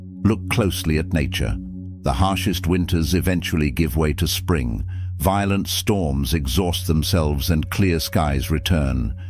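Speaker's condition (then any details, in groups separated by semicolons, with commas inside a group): No condition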